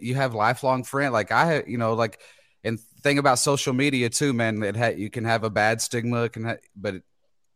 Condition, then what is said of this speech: No condition.